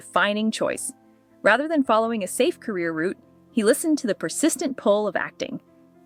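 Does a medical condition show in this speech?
No.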